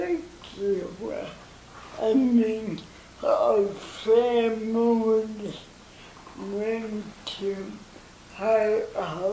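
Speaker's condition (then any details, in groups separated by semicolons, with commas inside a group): Cerebral palsy; motorized wheelchair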